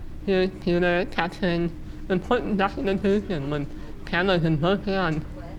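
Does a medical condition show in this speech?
Yes: muscular dystrophy.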